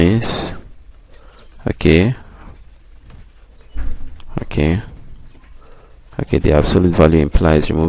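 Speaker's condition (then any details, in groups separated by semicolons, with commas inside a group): No condition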